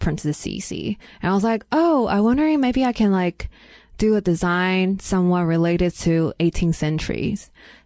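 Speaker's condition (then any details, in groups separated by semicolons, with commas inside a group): No condition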